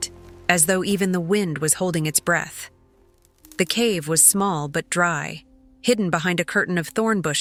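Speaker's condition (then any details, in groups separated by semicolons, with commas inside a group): No condition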